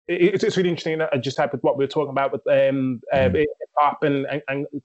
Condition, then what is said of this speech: Stuttering. And so I actually started to employ those rhythmic techniques in my everyday speech, and that became a way of me actually being able to communicate without stammering and having fun with it.